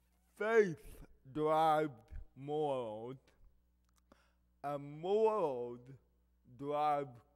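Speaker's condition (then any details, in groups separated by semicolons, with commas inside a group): Cerebral palsy; affects hearing and speech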